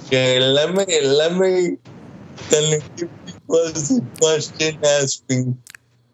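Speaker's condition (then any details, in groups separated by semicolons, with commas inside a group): Cerebral palsy, mild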